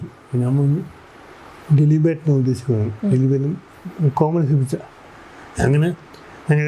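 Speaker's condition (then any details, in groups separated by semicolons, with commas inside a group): Cerebral palsy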